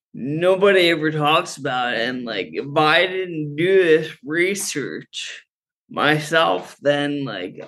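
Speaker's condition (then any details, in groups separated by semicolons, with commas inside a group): Friedreich's ataxia; genetic neuromuscular condition, present from birth, normal childhood, slowly worsening, diagnosed in college; progressive, managed with cannabis for neuropathic pain, muscle relaxing, sleep; ataxia worse when not well-rested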